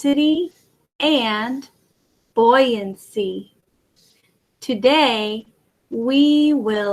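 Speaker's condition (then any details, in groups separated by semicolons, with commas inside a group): No condition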